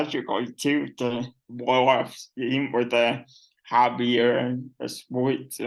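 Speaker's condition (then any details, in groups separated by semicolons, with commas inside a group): Cerebral palsy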